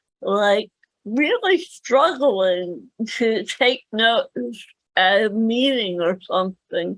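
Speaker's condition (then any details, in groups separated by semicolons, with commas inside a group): Cerebral palsy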